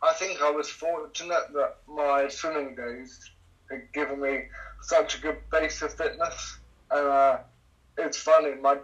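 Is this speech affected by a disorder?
Yes: cerebral palsy; swimming as early physio.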